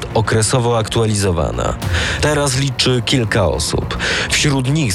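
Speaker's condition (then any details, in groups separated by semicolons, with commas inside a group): No condition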